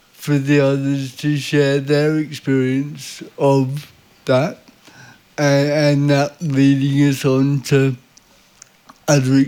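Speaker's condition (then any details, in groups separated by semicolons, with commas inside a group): Cerebral palsy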